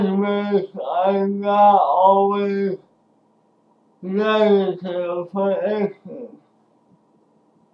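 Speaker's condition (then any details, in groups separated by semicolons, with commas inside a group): Speech impairment after birth surgery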